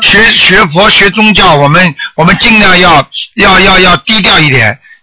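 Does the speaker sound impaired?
No.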